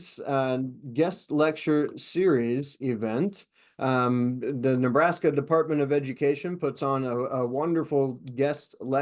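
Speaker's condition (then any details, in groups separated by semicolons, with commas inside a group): No condition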